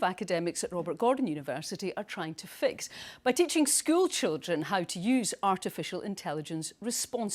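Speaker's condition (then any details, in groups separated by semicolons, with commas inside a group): No condition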